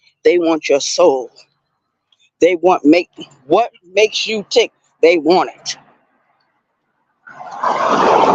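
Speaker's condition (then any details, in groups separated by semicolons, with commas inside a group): No condition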